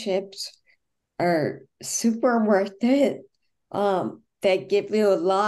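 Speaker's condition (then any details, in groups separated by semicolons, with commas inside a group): Friedreich's ataxia; onset age 19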